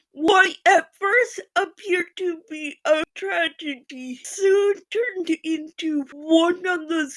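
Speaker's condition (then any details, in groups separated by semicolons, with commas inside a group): Physical speech impairment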